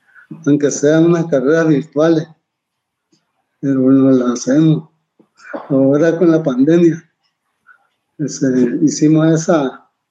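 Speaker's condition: Parkinson's disease; 23 years since onset

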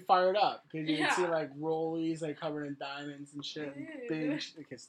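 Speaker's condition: No condition

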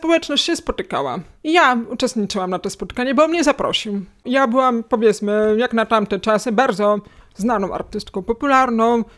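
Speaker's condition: Hearing loss, cochlear implant, acquired; cannot localize sound direction

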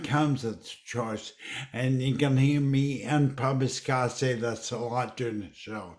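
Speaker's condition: Dysarthria; about 9 years since stroke, wheelchair user, says in wheelchair 12 years

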